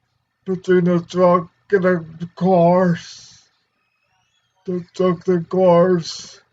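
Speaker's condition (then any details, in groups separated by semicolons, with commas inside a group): Cerebral palsy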